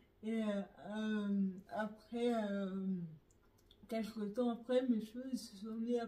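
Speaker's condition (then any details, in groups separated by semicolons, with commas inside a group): Neurological dystonia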